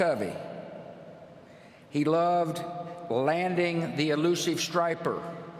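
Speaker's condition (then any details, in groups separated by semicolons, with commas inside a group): No condition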